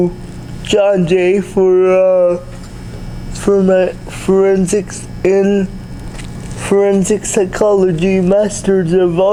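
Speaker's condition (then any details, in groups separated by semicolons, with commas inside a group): Cerebral palsy; able to speak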